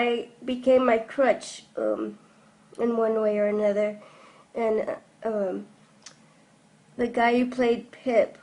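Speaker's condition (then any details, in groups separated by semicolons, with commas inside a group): Cerebral palsy; from birth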